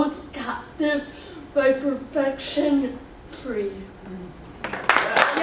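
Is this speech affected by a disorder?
Yes: cerebral palsy; speech slightly off.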